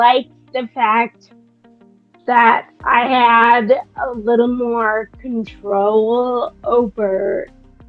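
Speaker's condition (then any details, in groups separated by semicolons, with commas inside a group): Friedreich's ataxia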